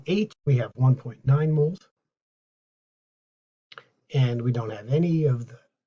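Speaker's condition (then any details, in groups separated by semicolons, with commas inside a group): No condition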